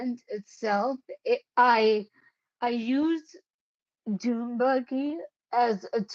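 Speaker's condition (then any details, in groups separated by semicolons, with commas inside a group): Cerebellar ataxia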